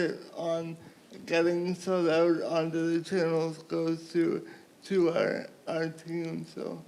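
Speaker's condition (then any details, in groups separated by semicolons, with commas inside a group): Cerebral palsy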